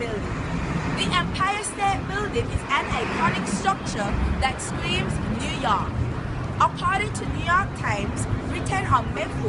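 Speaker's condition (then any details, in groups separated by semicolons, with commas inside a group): No condition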